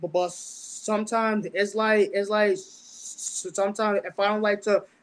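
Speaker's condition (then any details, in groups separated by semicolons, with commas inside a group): Stutter; mild stutter since about age 10; fears stuttering on certain words, avoids long talking on stage; repeated sounds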